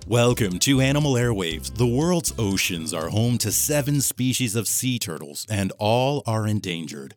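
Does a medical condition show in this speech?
No.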